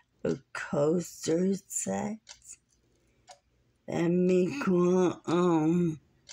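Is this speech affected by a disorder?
Yes: muscular dystrophy.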